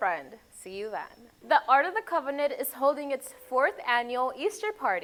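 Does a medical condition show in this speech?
No.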